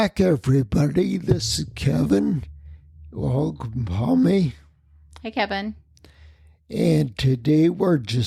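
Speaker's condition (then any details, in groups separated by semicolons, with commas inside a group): Spinocerebellar ataxia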